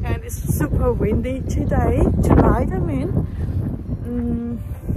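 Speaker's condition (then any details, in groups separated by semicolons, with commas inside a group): No condition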